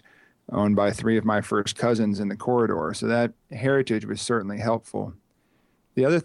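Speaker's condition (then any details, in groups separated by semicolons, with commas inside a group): No condition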